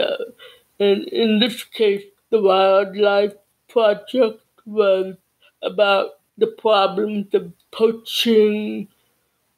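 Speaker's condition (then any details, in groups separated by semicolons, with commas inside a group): Cerebral palsy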